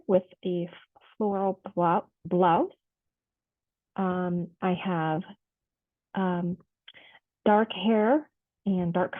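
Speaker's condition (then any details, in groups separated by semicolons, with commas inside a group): No condition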